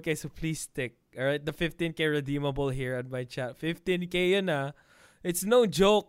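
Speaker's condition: No condition

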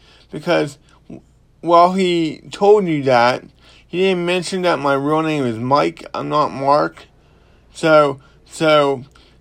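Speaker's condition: Cerebral palsy; ongoing, not healed

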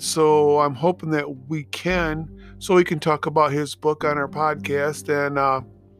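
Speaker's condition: No condition

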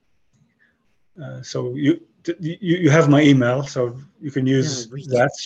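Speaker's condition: Aphasia after stroke; aphasia caused by stroke

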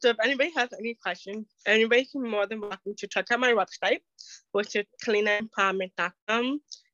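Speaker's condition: Deafness, acquired after infection

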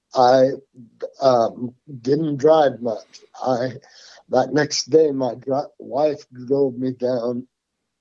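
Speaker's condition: Parkinson's; tremors since youth, progressively worse

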